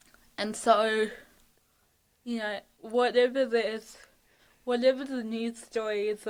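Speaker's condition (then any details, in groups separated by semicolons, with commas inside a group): Cerebral palsy (athetoid); fatigue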